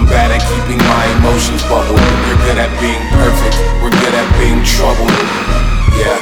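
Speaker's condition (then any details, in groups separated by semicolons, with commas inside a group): No condition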